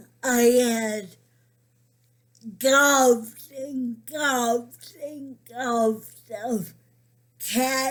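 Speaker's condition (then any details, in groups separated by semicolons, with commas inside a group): Cerebral palsy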